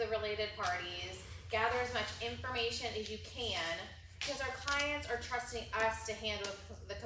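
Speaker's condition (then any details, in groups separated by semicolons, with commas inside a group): No condition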